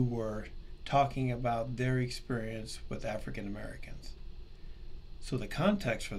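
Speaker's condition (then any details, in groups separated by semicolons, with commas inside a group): No condition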